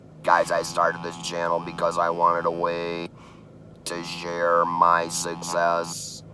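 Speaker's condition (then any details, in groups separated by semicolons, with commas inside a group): Laryngeal cancer laryngectomy, electrolarynx; electrolarynx speech, robotic voice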